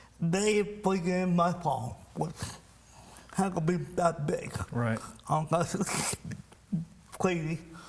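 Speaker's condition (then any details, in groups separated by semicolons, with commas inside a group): Cerebral palsy; from birth; speech impairment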